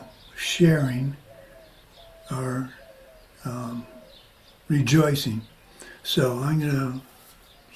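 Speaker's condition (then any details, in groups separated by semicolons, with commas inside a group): Parkinson's disease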